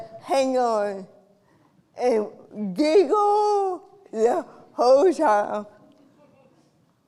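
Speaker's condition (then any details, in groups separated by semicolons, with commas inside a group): Cerebral palsy; from birth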